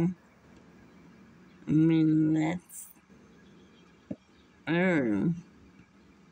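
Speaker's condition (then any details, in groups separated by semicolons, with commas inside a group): Muscular dystrophy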